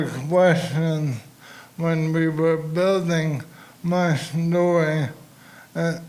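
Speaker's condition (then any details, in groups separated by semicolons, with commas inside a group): ALS; uses AI voice clone, types speech, dislikes own voice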